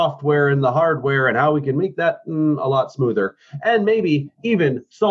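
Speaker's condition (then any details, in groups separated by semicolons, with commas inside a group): No condition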